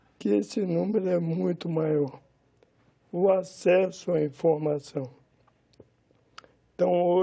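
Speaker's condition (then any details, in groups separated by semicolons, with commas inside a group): Amyotrophic lateral sclerosis; about six years since onset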